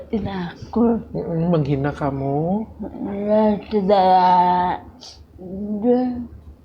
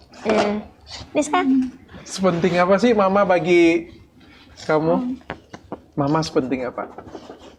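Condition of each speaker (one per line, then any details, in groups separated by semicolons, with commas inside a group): Cerebral palsy
No condition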